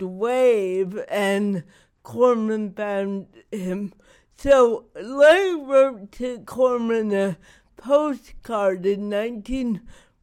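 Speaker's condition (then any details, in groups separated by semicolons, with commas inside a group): Cerebral palsy; wears down with age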